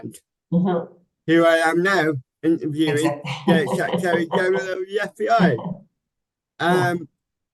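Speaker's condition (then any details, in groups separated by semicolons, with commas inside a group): Cerebral palsy; mild, ataxic type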